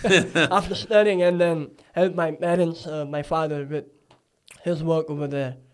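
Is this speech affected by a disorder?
Yes: cleft palate; recent nose surgery, nose previously tilted; talks from nasal cavity, speech sounds different, listeners try harder to understand.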